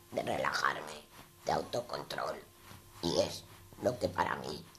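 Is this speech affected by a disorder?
Yes: total laryngectomy; total laryngectomy for laryngeal cancer.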